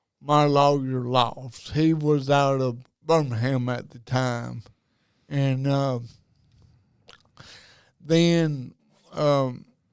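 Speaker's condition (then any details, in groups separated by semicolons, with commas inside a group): Cerebral palsy; diagnosed at about age two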